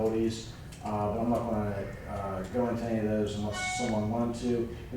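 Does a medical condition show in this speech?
No.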